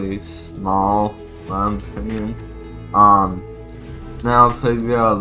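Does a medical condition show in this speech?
Yes: cerebral palsy.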